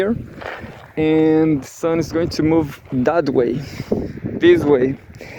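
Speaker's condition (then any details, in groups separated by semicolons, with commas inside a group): No condition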